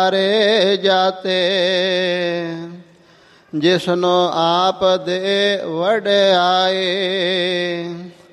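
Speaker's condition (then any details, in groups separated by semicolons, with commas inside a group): No condition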